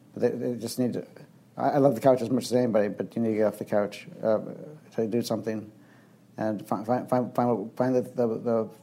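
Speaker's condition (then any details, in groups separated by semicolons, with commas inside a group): Young onset Parkinson's disease; symptoms from 17 with left foot twitching, diagnosed at 23, over 20 years; frequent word and phrase repetitions, many fillers, restarted phrases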